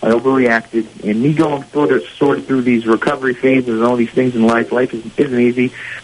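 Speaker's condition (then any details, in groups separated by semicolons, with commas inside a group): No condition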